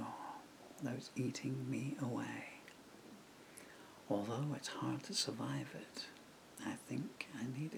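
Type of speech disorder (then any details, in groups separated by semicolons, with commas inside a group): Severe bulbar dysarthria; progressive bulbar palsy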